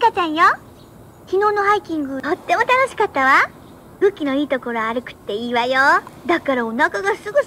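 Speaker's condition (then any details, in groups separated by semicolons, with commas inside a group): No condition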